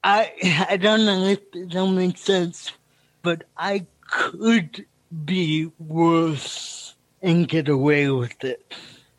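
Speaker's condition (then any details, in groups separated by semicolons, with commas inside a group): Cerebral palsy; speaking time predictable on stage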